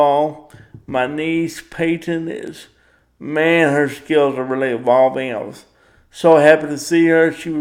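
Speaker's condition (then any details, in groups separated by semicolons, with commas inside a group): Cerebral palsy; power wheelchair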